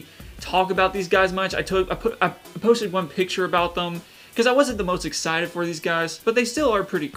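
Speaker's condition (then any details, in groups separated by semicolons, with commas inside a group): No condition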